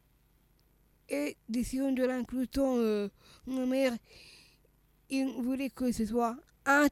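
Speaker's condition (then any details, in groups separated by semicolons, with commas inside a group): Down syndrome (trisomy 21); age 39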